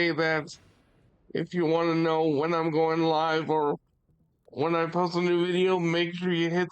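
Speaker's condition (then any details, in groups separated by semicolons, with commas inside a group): Cerebral palsy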